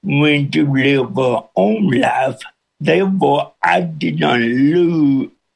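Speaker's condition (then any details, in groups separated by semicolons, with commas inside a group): Cerebral palsy with speech impediment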